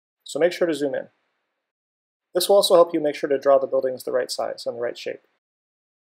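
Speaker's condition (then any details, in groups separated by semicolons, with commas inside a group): No condition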